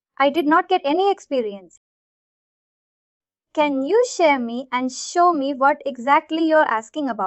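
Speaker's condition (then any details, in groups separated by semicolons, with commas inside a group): No condition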